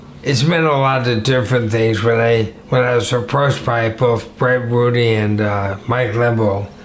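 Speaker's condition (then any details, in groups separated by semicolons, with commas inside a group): ALS; 7 years after onset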